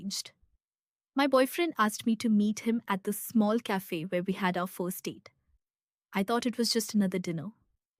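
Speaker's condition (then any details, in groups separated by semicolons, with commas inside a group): No condition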